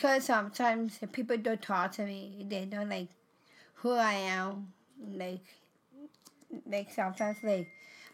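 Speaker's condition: Down syndrome; age 17, cannot sit still; makes a particular noise, named as a Down syndrome challenge

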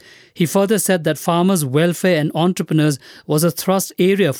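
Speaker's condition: No condition

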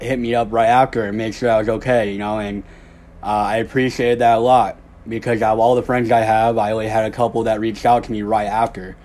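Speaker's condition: Cleft lip and palate; one more surgery left, doing well

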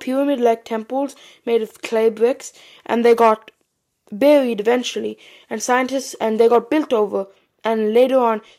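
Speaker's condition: No condition

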